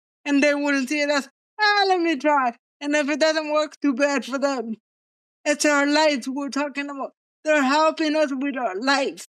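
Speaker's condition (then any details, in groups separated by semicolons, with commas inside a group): Cerebral palsy; present from birth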